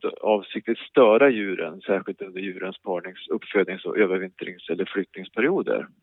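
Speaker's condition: No condition

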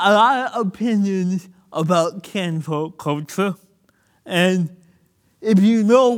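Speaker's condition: Cerebral palsy; motor deficits

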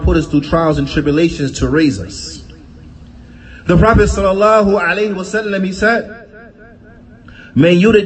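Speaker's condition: No condition

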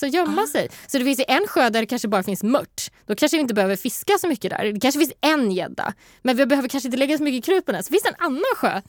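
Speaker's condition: No condition

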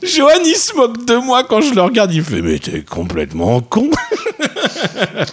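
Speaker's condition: No condition

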